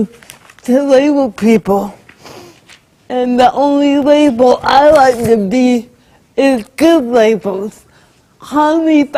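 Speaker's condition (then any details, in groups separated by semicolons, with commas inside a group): Cerebral palsy; since birth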